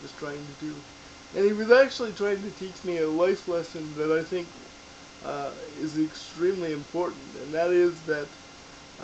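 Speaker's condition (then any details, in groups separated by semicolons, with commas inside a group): Cerebral palsy; diagnosed in infancy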